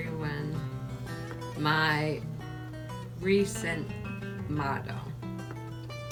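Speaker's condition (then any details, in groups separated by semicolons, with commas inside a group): ALS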